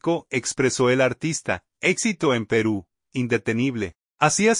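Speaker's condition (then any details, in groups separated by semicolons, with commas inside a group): No condition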